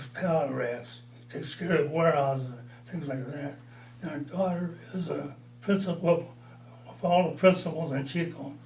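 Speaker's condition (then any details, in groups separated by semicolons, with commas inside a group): Parkinson's disease, mild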